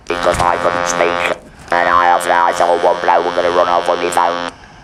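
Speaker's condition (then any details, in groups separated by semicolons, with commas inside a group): Laryngeal cancer with laryngectomy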